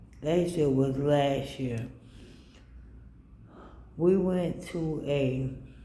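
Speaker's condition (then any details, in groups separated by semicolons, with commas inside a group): ALS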